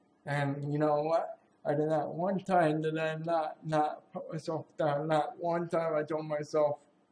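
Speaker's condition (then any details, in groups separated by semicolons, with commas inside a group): Cerebral palsy; sometimes hard to speak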